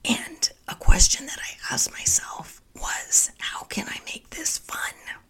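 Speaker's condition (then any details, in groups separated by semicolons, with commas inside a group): Spasmodic dysphonia; voice sounds like laryngitis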